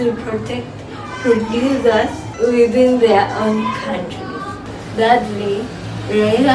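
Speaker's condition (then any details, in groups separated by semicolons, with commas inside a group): Cerebral palsy; from birth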